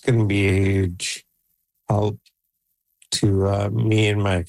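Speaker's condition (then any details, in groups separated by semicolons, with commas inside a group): ALS; onset left leg freezing, diagnosed at 47, Neuralink N1 brain implant, voice banked via 11 labs; age 48, N1 implant about 3 months, Toronto Western Hospital trial, controls computer by thought; voice declining, expects soon to lose speech, computer to speak with 11 labs banked voice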